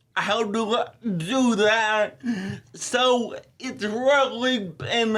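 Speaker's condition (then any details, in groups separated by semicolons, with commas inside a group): Ataxia telangiectasia; rare muscular dystrophy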